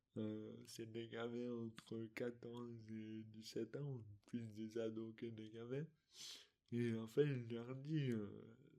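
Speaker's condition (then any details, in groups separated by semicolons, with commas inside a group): Dystonia; articulation difficulties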